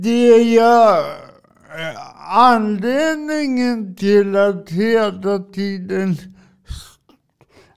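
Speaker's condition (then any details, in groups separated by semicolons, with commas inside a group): Cerebral palsy; from birth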